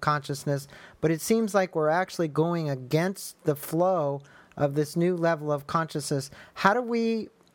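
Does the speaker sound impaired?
No.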